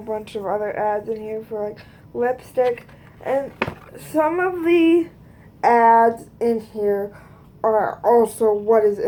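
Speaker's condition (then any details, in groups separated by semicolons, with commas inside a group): Cerebral palsy; both hands affected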